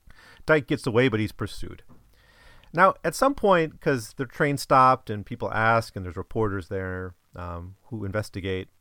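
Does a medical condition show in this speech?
No.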